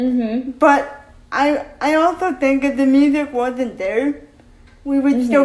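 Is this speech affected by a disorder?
Yes: cerebral palsy; uses wheelchair; can speak.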